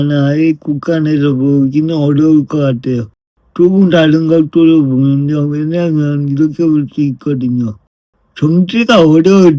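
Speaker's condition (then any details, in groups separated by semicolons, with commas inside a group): Brain lesion disability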